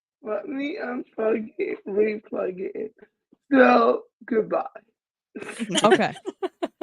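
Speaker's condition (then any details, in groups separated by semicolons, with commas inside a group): Cerebral palsy; speech affected, permanent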